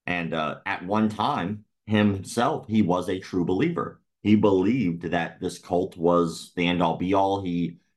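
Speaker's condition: Cleft lip and palate; present from birth

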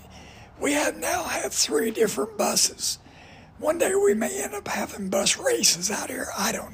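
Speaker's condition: Voice damage from cancer; raspy voice

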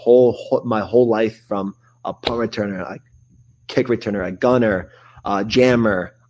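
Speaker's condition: Stutter; lifelong stutter since childhood, took 5 or 6 college public speaking courses; stutter not really showing now, per host; repeated sounds

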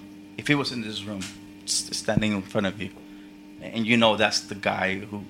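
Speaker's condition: Stuttering; stutters at times, apologises and laughs at self to reset, stutter then goes away; repeated sounds, prolonged sounds

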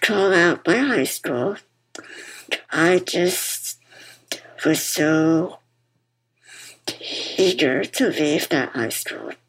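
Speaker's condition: Muscular dystrophy; bipap machine audible throughout conversation

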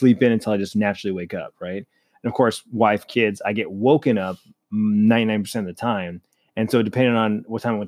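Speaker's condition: No condition

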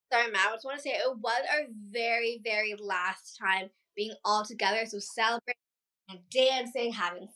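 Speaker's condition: Down syndrome; past speech therapy

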